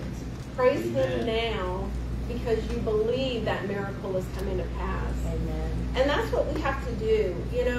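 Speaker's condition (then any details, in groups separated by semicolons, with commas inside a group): No condition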